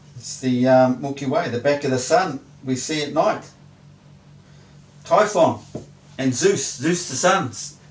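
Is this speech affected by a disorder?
No.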